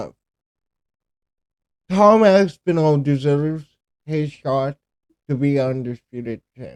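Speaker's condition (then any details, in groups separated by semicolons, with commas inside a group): Cerebral palsy; speech affected by cerebral palsy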